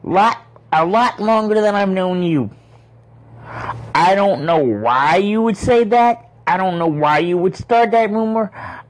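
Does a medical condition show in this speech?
Yes: cerebral palsy; cerebral palsy from birth.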